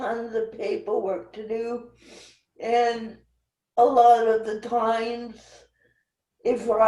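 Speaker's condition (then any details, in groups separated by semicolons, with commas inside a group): Cerebral palsy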